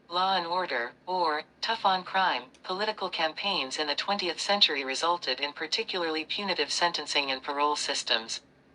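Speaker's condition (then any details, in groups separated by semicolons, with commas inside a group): No condition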